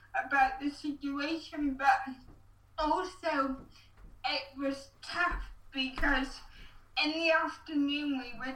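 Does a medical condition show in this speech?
Yes: cerebral palsy; visible as soon as walking into a room.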